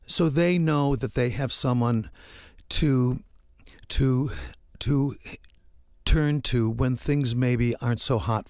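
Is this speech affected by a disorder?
Yes: stutter, mild; little stutter, audible to listeners; here repeated sounds, blocks.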